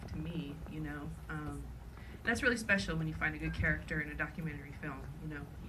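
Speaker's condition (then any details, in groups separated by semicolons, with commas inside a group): No condition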